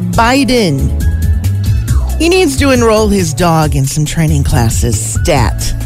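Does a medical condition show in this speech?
No.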